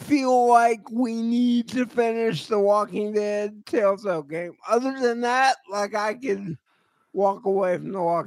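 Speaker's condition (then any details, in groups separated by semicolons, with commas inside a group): Cerebral palsy; voice always shot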